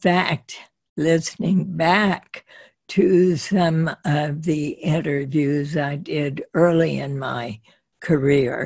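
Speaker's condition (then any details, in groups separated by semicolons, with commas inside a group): Spasmodic dysphonia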